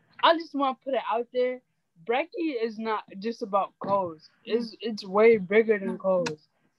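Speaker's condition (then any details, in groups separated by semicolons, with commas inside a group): Cerebral palsy; affects muscles and body movements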